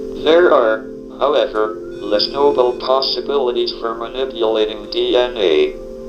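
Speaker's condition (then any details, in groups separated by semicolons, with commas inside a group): ALS, speech-generating device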